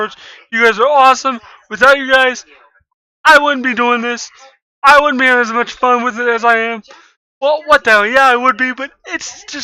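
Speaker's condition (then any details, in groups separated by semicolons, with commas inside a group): Cerebral palsy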